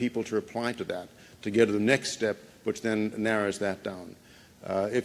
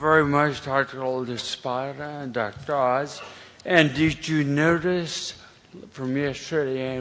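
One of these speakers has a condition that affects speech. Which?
The second: ataxia; slurring and poor speech.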